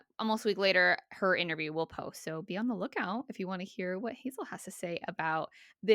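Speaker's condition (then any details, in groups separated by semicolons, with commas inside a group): No condition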